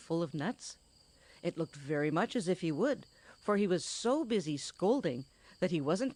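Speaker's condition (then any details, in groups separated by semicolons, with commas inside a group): No condition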